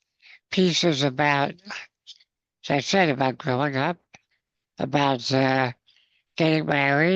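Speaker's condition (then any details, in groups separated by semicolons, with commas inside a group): Spinal muscular atrophy; congenital, progressive weakness, never walked, wheelchair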